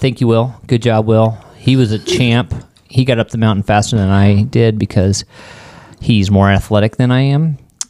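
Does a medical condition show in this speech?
No.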